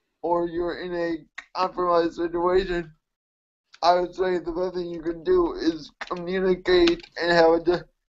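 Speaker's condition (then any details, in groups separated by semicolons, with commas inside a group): Cerebral palsy; mixed quadriplegia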